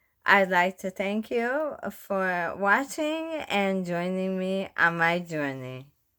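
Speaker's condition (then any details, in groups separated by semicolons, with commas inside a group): Bulbar ALS; bulbar onset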